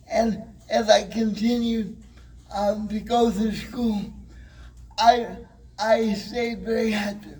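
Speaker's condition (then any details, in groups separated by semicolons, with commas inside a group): Cerebral palsy, spastic, mild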